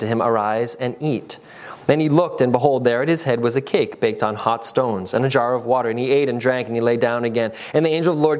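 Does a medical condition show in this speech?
No.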